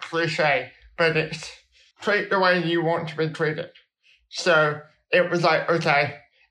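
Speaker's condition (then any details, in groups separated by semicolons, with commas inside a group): Cerebral palsy; Cerebral Palsy Alliance until about seven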